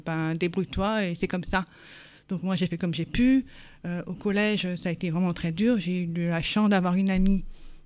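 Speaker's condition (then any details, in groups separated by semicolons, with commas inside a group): Born deaf; congenital deafness, heard no sound at birth, hearing aid, lip reading, sign language learned in high school; hearing aid helps only partly, needs lip reading, much concentration, turns aid off in noisy places; learned to speak through years of speech therapy, learned p/b distinctions, speaks like hearing person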